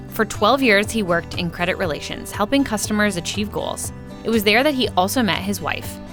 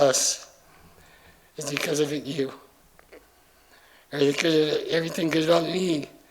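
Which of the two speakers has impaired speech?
The second: ALS; familial form; simple tasks harder, in drug trial to slow progression; affects vocal cords, slowly losing ability to communicate.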